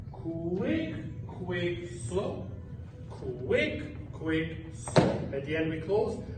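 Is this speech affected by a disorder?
No.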